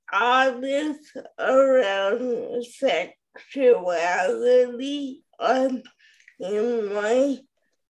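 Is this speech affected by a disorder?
Yes: spastic quadriplegic cerebral palsy; CP accent, sultry disability accent, listeners may need to listen closely.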